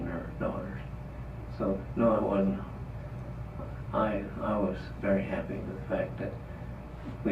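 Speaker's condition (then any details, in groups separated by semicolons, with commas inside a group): Parkinson's disease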